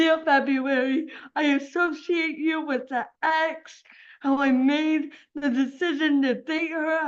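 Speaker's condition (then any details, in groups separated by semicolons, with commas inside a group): Cerebral palsy; affects speech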